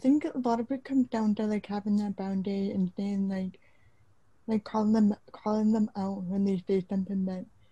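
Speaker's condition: Deaf / hard of hearing, congenital

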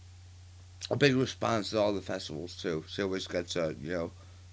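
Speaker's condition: Partial glossectomy for tongue cancer, partial, 40% of right tongue; about a year since onset, chemotherapy and radiation completed, healing, divot in neck

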